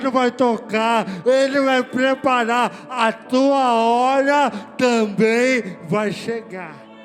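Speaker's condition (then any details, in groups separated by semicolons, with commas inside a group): Cerebral palsy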